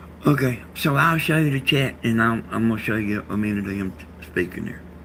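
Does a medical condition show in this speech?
Yes: brain bleed.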